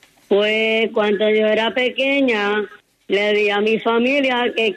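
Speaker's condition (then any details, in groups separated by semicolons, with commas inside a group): Down syndrome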